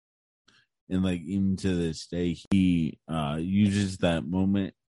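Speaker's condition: Cerebral palsy; tight muscles

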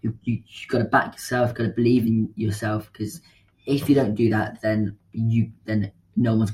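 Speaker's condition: Stammer; varies by day and listener, not as bad as some others'; age 14, puts 'the' before words as habit for about a year, breathes and relaxes on bad days; stammered many times reading aloud in year 6, later made up words instead of reading; repeated sounds, repeated words

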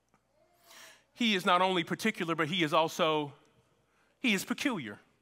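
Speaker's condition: No condition

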